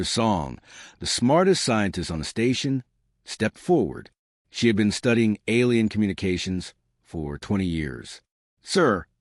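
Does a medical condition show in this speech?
No.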